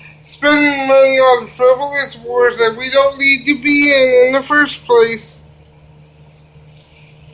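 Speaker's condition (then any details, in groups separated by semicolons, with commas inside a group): Cerebral palsy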